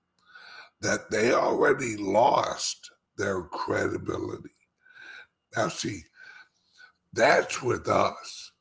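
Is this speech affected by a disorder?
Yes: speech impediment; slight speech impediment; says barely able to talk, raspy voice, calls self horrible singer.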